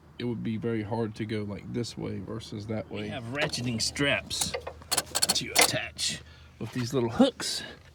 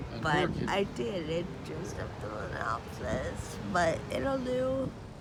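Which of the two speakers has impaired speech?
The second: Friedreich ataxia, severe; some control of all limbs, lacks fine motor control; breathing trouble from small lung capacity.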